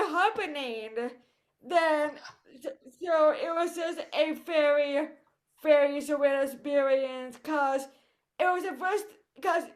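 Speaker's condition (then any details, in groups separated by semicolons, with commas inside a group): Cerebral palsy; voice affected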